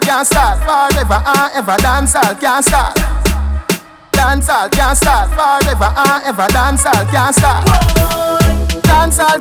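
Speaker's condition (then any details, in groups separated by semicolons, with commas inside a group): No condition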